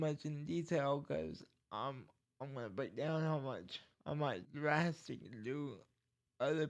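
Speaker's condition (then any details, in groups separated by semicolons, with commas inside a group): Cerebral palsy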